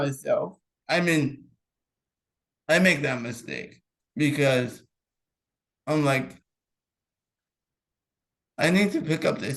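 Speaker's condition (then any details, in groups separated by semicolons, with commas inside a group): Cerebral palsy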